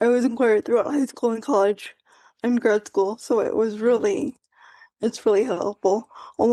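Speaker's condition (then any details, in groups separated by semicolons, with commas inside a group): Quadriplegic cerebral palsy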